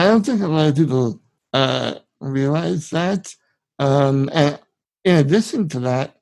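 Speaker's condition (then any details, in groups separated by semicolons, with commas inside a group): Spinal muscular atrophy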